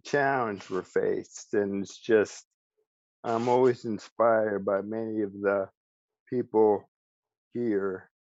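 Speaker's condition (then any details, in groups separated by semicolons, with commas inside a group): ALS; speech still preserved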